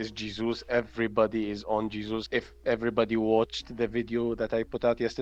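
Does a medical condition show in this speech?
No.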